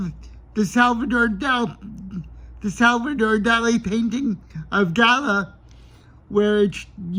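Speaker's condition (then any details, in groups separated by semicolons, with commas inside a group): Cerebral palsy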